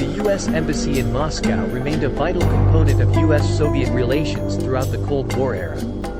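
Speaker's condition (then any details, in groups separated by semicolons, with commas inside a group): No condition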